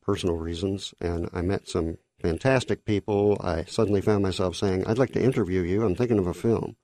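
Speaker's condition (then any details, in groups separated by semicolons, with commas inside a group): Cleft lip and palate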